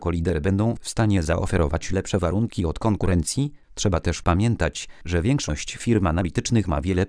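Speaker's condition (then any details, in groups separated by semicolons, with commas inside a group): No condition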